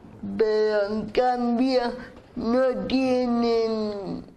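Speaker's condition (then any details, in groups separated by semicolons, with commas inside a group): Cerebral palsy; speaks with difficulty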